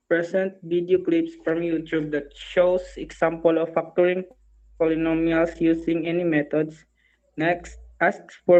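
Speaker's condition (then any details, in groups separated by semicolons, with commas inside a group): No condition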